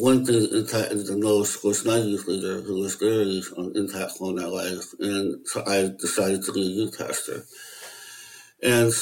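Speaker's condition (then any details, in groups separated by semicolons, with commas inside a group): Möbius syndrome; incomplete lip closure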